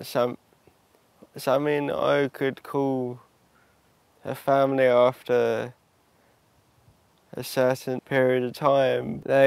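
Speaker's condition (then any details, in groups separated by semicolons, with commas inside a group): Cerebral palsy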